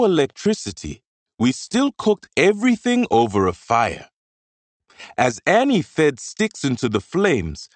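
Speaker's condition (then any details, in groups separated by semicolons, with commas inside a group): No condition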